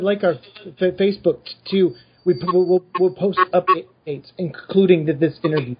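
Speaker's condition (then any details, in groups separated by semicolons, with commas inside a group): Stutter; apologized for so listeners not think of audio issues; repeated sounds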